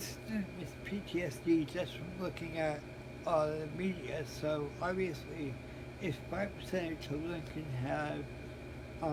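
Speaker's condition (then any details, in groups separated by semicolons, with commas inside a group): Cerebral palsy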